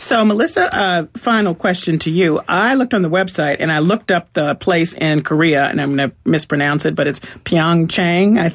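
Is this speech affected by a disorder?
No.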